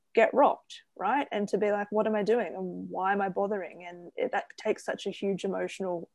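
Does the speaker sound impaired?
No.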